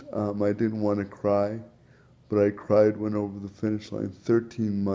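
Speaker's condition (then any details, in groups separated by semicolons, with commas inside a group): Cerebral palsy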